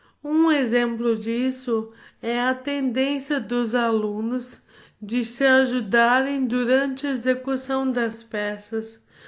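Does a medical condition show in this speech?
Yes: amyotrophic lateral sclerosis; difficulty speaking, difficulty containing emotions.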